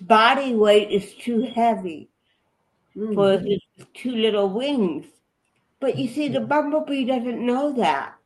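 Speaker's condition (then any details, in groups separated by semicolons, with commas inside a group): Cerebral palsy; affects body movements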